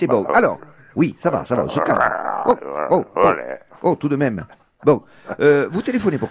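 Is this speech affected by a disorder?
No.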